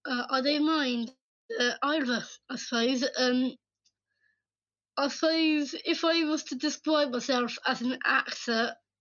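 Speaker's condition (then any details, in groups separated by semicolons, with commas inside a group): Down syndrome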